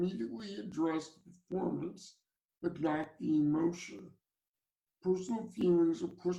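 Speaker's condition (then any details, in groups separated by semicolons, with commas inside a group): Cerebral palsy; from birth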